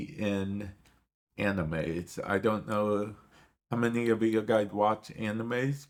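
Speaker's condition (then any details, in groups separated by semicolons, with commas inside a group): Traumatic brain injury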